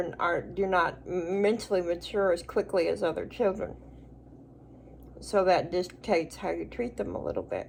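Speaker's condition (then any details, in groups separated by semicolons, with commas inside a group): Cerebral palsy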